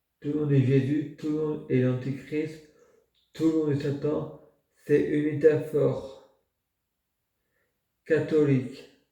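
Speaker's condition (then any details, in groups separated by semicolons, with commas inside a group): Multiple sclerosis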